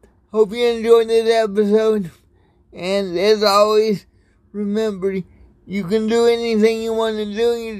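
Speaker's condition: Cerebral palsy; from birth

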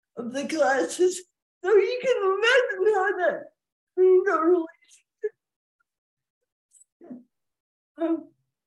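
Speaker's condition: Cerebral palsy, quadriplegia; speech recognition since 1994

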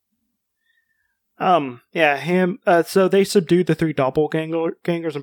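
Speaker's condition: No condition

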